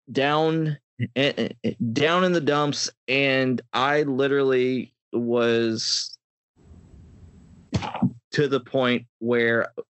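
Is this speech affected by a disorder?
Yes: stutter; acquired stutter from brain contusion around age 12, temporary epilepsy resolved, contusion not fully healed; stutter flaring during this recording; stutter worse than usual tonight, restarts phrase after disfluency; here repeated words, prolonged sounds, blocks.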